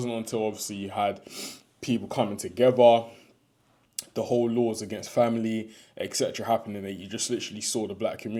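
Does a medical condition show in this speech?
No.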